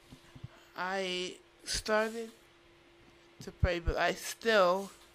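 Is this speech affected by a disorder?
Yes: Duchenne muscular dystrophy; diagnosed around age 12, muscle disease taking over body, rare in females.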